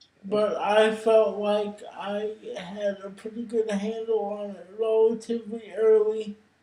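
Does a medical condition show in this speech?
Yes: cerebral palsy; brain injury.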